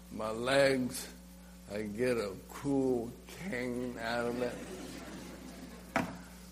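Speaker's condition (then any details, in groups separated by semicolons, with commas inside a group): ALS; choking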